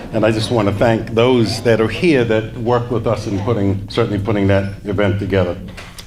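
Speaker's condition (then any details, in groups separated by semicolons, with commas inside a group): No condition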